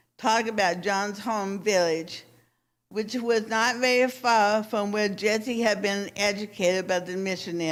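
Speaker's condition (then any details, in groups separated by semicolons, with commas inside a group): Cerebral palsy; speech impediment, extensive speech therapy for pronunciation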